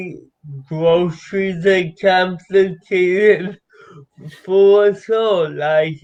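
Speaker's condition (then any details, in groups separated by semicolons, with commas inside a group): Cerebral palsy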